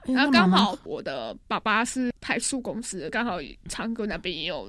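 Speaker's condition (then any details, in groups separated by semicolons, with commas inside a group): Hearing impairment; hearing loss from infancy, cochlear implant, mild cerebral palsy, leg-muscle rehabilitation, early intervention from eight months; hears clearly, cerebral palsy signs no longer visible; childhood tongue-tie, frenulum cut, speech therapy at 雅文基金会, home word-card drills, 台南启聪 classes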